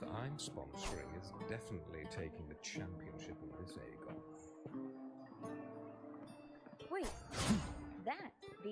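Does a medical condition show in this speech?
No.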